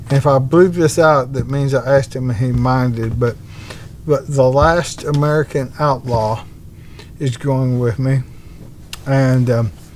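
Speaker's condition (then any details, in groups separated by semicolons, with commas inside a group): ALS; bulbar-upper onset, tongue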